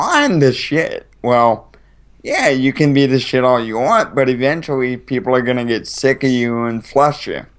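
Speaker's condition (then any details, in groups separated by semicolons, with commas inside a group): Cerebral palsy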